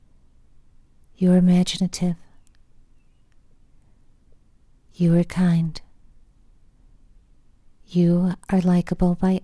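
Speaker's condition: No condition

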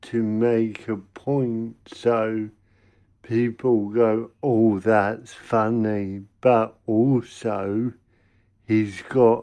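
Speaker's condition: Cerebral palsy; speech sometimes mistaken for drunkenness by strangers, host notes speaking pace

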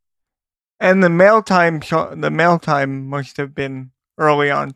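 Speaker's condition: Cerebral palsy; a brain injury

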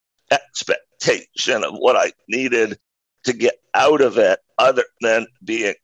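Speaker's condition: Neurological voice disorder; described as trauma-based wound to voice

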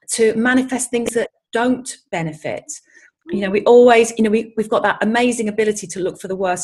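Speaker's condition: No condition

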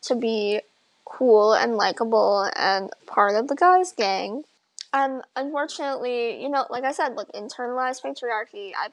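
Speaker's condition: Bilateral cleft lip and palate; from birth

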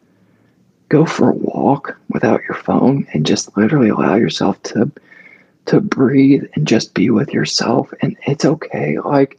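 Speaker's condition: Mixed spasmodic dysphonia; mixed abductor and adductor type, adult onset, cause unknown, multiple sclerosis ruled out by MRI; strained, cracking, stuck in back of throat, whispery breaks, once lost voice completely, blocks

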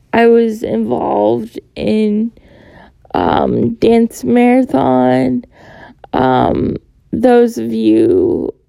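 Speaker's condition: Cerebral palsy; uses wheelchair, does therapy at home alone since stopping at 18

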